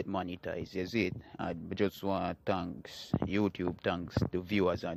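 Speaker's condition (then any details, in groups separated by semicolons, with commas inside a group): No condition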